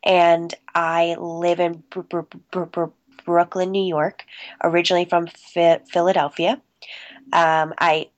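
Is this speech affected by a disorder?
Yes: stuttering; covert since childhood, immediate onset soon after starting to talk, school therapy from kindergarten, private therapist; recovering covert, still stutters, American Institute for Stuttering 3-week intensive program, fluency shaping techniques; formerly word switching and avoiding, held back stutters, pushed words out, appeared out of breath; here repeated sounds, prolonged sounds, blocks.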